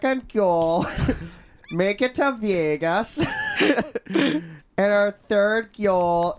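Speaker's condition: No condition

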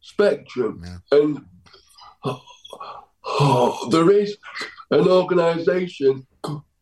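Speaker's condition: Cerebral palsy; cannot walk

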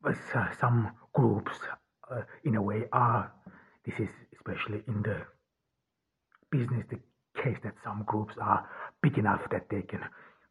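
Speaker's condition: Stuttering; possibly part of why hard to be listened to at university; repeated sounds, prolonged sounds

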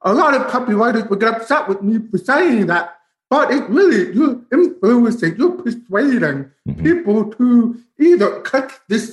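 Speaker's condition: Profound deafness, bilateral, from spinal meningitis; slight residual hearing when loud

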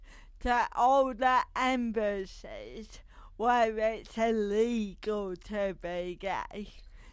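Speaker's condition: Cerebral palsy

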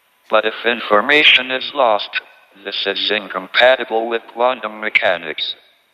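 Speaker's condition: ALS, tracheotomy, speech-generating device; earlier natural speech deteriorated

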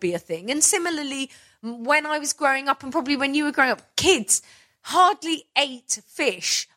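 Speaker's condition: No condition

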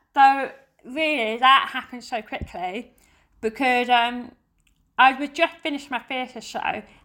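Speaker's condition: Deafness; family all hearing, uses sign language

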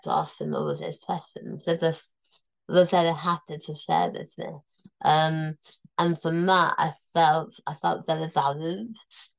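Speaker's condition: Tongue cancer, near-total glossectomy; cancer free

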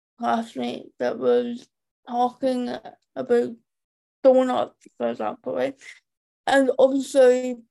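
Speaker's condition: Profound hearing loss, cochlear implant user; both ears, from infancy, confirmed at nine months, comorbid with cerebral palsy, maternal CMV; cochlear implants both sides, first at two, bilateral by five, hearing aids otherwise

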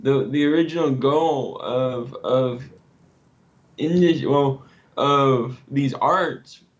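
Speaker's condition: Cerebral palsy; symptoms can act up

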